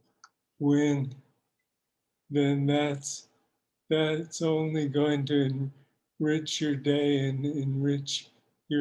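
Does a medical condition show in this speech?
Yes: Parkinson's disease.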